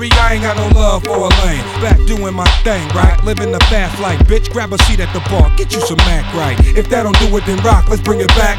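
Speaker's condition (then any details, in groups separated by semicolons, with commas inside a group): No condition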